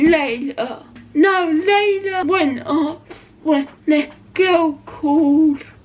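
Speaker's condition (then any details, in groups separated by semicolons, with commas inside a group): Cerebral palsy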